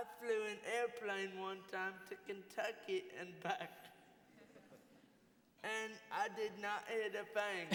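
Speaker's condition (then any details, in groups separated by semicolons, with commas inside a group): Cerebral palsy; from birth, uses wheelchair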